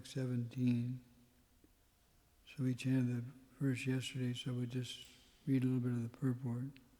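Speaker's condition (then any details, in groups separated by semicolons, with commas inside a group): Parkinson's; tremor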